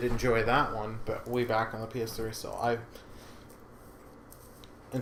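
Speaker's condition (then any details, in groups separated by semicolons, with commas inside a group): No condition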